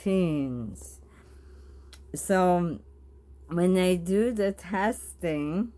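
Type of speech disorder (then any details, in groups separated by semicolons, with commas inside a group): Bulbar dysarthria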